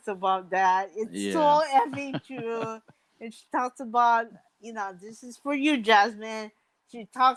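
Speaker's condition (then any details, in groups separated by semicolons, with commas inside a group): Mild cerebral palsy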